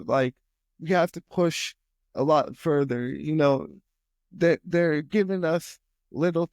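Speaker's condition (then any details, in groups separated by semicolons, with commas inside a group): Spastic quadriplegic cerebral palsy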